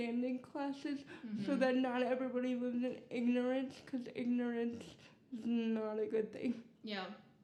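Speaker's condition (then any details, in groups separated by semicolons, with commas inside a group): Cerebral palsy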